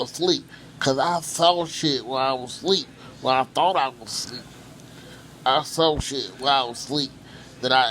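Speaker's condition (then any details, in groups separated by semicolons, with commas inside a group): Cerebral palsy; from birth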